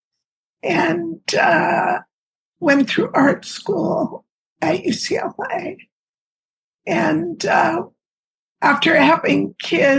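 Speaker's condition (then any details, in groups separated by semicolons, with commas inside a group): Multiple sclerosis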